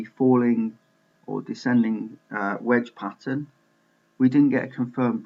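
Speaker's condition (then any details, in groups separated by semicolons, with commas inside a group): No condition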